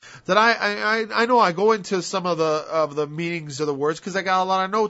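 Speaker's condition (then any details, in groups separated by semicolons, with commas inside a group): No condition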